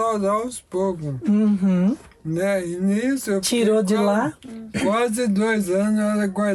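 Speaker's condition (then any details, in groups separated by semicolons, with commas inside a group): Amyotrophic lateral sclerosis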